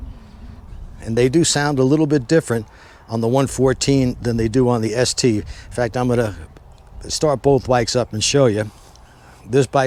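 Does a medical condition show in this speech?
No.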